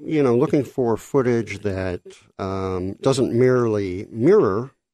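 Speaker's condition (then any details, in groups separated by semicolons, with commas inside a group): Cleft lip and palate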